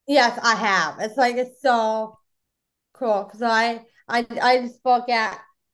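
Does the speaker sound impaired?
Yes: Down syndrome; Down syndrome from birth, born without esophagus, blocked bowel, surgery right after birth, cord wrapped around throat three times; may be a little hard to understand, mother helps a little, host understood nearly everything, host once asked for a repeat.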